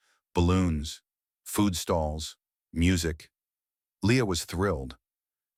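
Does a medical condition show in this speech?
No.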